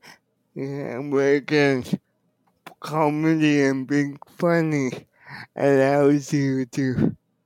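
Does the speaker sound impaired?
Yes: cerebral palsy; speech affected by cerebral palsy, others worried listeners would not understand.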